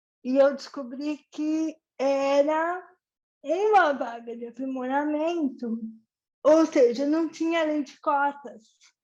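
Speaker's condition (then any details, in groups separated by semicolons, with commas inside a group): Cerebral palsy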